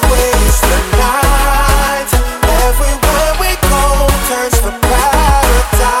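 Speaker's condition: No condition

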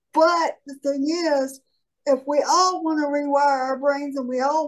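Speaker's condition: Cerebral palsy; from birth

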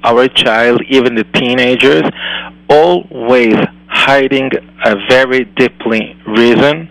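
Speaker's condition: No condition

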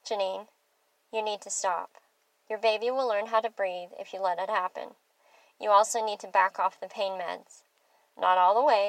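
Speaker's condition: Bilateral cleft lip and palate; congenital

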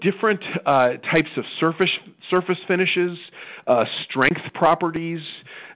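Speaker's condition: No condition

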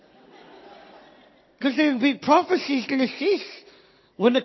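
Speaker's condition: Cleft palate, Pierre Robin syndrome

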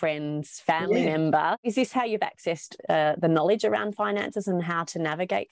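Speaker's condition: No condition

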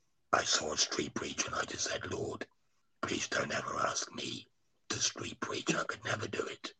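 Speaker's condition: Laryngectomy after cancer; speaks and street preaches without voice box

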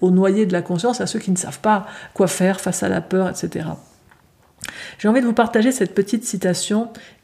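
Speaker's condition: No condition

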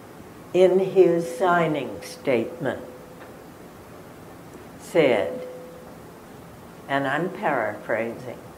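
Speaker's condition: Spasmodic dysphonia; throat cancer suspected

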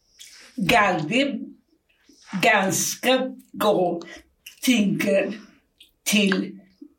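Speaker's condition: Aphasia; at onset could not speak at all

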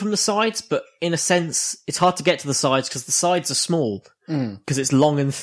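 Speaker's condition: No condition

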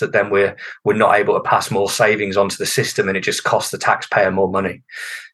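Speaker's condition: No condition

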